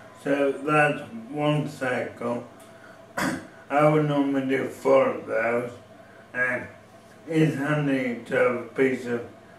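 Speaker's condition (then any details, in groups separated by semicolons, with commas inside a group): MND; synthetic voice from banked voice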